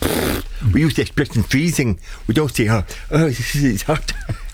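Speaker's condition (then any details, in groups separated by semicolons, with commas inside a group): Deaf since birth, congenital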